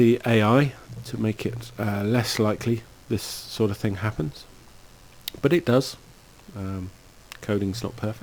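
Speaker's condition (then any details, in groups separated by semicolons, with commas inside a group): No condition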